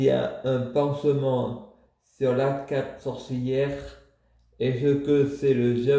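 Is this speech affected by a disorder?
Yes: multiple sclerosis.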